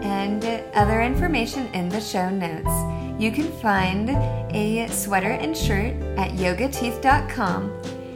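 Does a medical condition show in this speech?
No.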